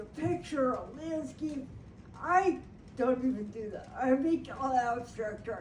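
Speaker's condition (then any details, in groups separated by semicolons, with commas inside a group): Brain injury; language and motor speech problems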